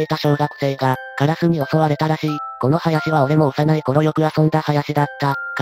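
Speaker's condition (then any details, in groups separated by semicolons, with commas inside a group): No condition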